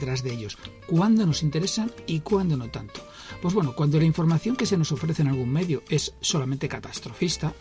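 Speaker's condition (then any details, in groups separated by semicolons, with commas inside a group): No condition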